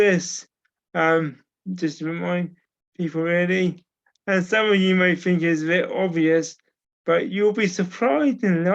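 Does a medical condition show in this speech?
Yes: cerebral palsy.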